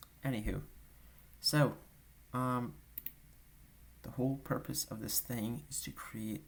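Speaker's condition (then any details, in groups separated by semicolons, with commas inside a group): No condition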